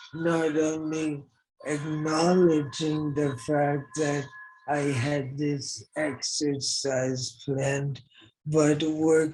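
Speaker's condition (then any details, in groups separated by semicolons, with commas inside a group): ALS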